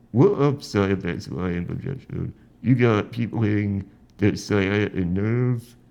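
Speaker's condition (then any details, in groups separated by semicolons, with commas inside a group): Spinal muscular atrophy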